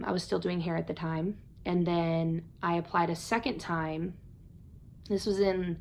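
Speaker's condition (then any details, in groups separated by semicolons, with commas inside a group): No condition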